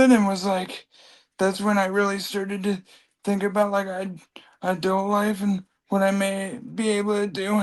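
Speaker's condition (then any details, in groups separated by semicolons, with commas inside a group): Cerebral palsy; from birth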